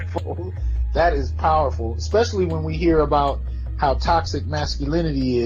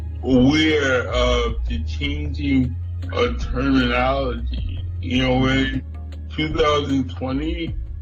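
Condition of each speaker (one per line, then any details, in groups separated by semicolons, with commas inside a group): No condition
Cerebral palsy; from birth, newborn breathing arrest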